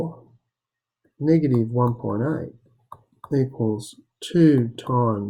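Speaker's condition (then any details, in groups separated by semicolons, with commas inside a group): No condition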